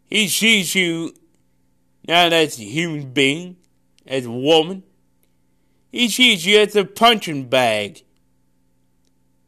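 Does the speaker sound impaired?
Yes: cerebral palsy; congenital cerebral palsy.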